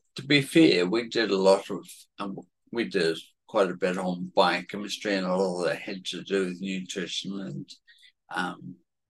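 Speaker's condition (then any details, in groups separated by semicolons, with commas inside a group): Cerebellar atrophy, genetic; speech a little worse than usual today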